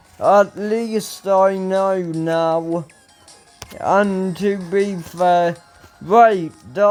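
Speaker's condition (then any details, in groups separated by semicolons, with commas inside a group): Ataxia; speech recently worse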